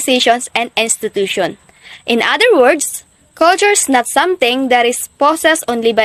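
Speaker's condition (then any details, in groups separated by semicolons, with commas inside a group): No condition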